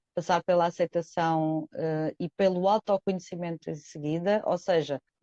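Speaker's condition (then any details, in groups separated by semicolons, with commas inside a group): No condition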